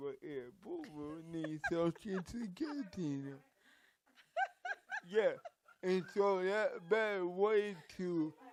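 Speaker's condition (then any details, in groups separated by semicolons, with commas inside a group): Cerebral palsy; from birth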